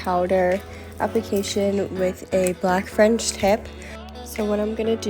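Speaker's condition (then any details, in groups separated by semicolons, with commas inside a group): No condition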